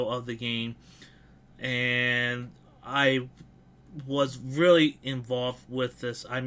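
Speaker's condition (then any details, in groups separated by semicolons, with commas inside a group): No condition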